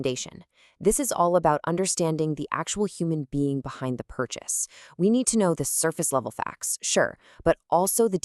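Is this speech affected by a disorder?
No.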